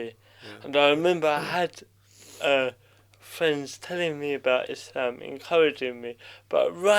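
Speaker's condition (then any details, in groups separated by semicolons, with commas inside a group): Cerebral palsy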